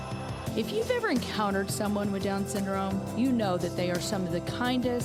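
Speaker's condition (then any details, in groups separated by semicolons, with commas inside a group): No condition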